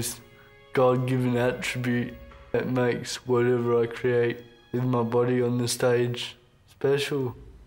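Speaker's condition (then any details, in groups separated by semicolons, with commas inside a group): Ataxic cerebral palsy; diagnosed around 18 months old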